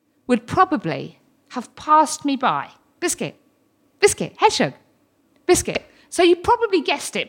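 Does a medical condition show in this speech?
Yes: Tourette syndrome; tics since childhood, diagnosed in 20s, wheelchair user, seizure-like ticking fits several daily, support worker; frequent vocal and motor tics throughout talk; involuntary vocal tics, hedgehog, cats, random phrases, obscene tics, speech control lost during fits.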